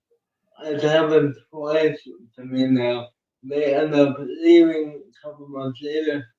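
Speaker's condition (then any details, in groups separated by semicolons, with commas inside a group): Cerebral palsy; uses one hand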